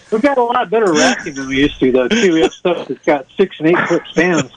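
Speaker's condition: No condition

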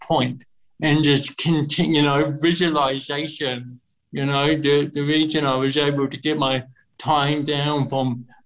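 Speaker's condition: Cerebral palsy; muscles tighter longer than others

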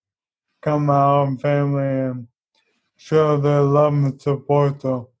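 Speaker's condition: ALS; Hoyer lift recently obtained, hammock-like, for lifting out of bed

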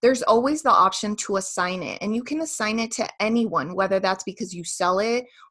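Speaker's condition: No condition

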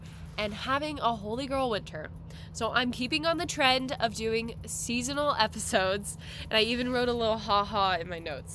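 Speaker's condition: No condition

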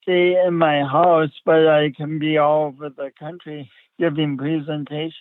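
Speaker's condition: Speech impediment; since childhood

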